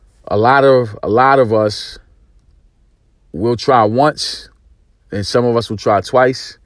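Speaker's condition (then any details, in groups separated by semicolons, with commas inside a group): No condition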